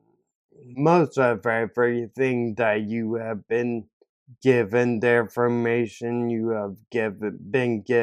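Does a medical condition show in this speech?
Yes: ataxia; caused by stroke.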